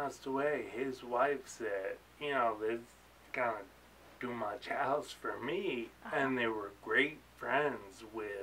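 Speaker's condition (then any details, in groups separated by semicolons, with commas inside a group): Ataxia; late onset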